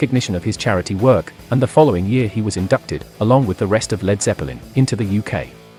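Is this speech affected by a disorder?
No.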